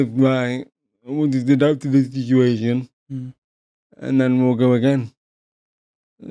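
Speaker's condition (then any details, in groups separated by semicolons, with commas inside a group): Paralysis after childhood accident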